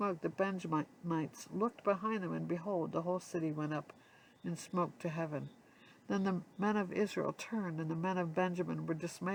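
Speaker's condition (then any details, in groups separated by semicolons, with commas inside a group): No condition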